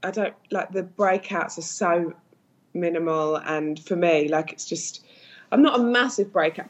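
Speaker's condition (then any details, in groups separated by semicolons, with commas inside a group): No condition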